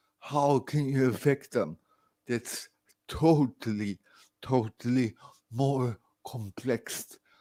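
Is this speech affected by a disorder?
Yes: cerebral palsy, severe.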